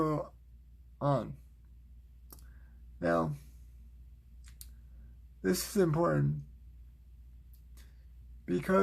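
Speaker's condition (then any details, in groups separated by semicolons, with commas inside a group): Cerebral palsy, spastic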